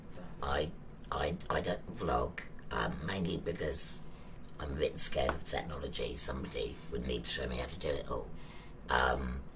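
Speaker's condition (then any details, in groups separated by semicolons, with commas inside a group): Laryngectomy; laryngectomy for thyroid cancer, trachea partly removed, neck stoma valve; terminal stage 4 cancer, radiotherapy, radioiodine, three surgeries; breathes through neck, presses valve to speak, swallowing trouble, mucus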